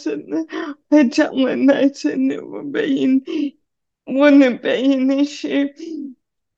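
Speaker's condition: Cerebral palsy; needs hand to hold on steep stairs

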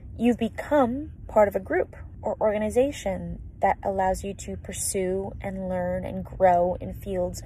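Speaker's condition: No condition

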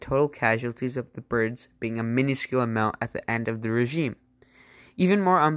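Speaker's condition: No condition

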